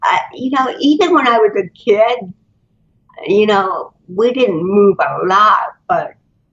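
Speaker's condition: Cerebral palsy; botox

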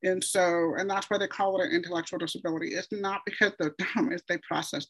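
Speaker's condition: Deafness, hard of hearing/deaf

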